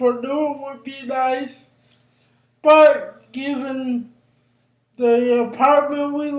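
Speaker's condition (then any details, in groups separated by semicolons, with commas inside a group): Cerebral palsy; brain injury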